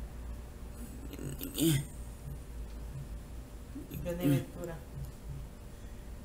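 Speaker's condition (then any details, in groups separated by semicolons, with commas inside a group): Cerebral palsy; speech affected by condition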